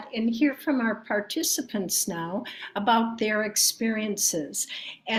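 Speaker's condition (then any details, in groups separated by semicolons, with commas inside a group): No condition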